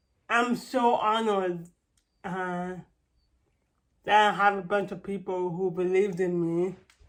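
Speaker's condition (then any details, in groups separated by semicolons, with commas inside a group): Cerebral palsy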